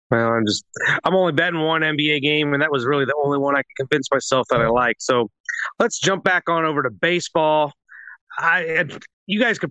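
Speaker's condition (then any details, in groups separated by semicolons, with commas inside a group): No condition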